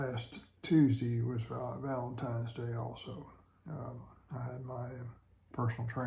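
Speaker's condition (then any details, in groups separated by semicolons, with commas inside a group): Parkinson's disease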